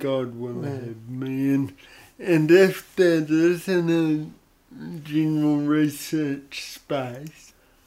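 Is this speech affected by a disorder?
Yes: cerebral palsy; odd sort of voice.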